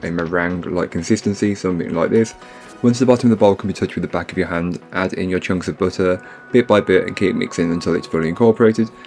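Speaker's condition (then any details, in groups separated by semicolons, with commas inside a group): No condition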